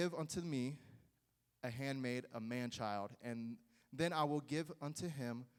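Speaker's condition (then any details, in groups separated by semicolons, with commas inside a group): No condition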